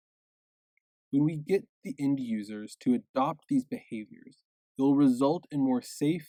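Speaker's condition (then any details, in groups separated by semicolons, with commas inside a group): No condition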